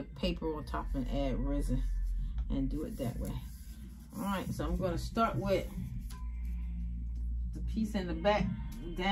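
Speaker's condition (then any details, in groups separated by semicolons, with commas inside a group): No condition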